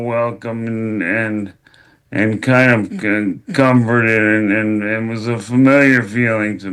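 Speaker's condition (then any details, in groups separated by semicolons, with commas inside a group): ALS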